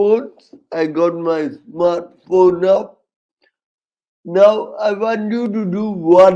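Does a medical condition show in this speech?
Yes: cerebral palsy, severe.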